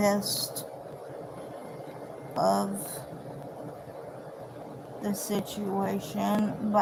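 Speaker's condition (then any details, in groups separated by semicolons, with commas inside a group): Cerebral palsy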